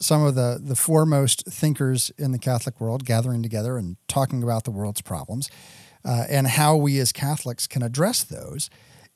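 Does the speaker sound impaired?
No.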